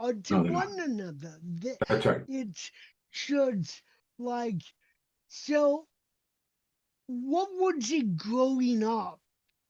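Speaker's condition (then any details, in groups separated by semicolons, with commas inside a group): Dystonia; long-term medication, months unable to walk after fall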